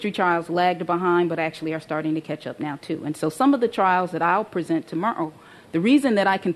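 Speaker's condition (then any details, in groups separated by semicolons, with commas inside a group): No condition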